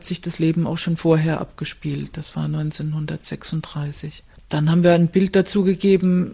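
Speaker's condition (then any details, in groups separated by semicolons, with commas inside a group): No condition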